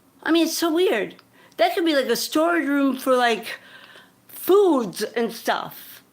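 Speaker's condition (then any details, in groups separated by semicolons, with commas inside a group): Cerebral palsy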